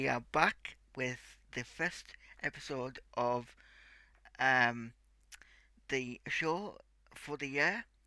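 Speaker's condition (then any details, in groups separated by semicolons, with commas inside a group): Cerebral palsy; tight muscles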